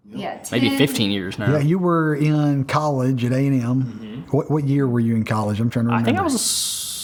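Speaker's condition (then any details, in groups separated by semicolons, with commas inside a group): No condition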